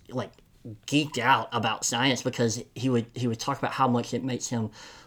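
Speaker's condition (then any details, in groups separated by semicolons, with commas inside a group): Cleft lip and palate; congenital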